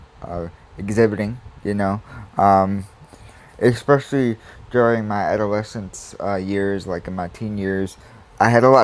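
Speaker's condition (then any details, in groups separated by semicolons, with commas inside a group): Cerebral palsy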